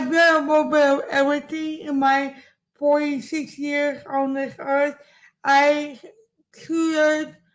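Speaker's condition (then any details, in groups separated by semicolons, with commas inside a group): Cerebral palsy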